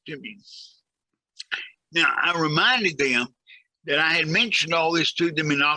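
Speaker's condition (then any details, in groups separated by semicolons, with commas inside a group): Cerebral palsy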